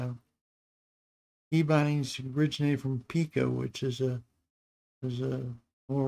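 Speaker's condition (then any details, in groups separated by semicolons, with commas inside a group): Parkinson's disease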